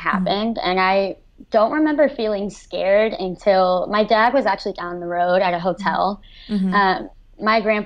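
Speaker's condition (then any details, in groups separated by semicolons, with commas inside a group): Cleft lip and palate; severe cleft lip and palate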